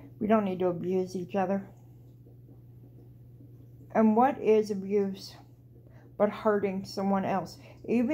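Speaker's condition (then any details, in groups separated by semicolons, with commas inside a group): Cerebral palsy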